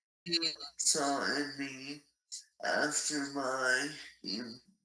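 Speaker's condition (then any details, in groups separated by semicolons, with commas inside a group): ALS; swallowing and breathing changes, nasal voice since onset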